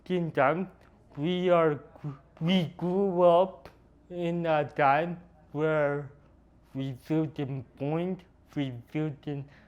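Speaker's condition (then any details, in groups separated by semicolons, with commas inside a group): Cerebral palsy; noticeably atypical speech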